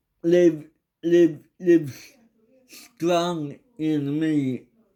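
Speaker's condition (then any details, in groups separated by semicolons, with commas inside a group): Cerebral palsy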